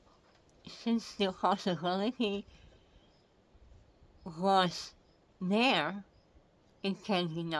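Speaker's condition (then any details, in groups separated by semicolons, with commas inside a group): Head and neck cancer; multiple surgeries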